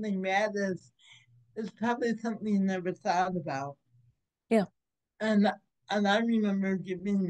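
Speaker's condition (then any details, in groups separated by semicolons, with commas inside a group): Cerebral palsy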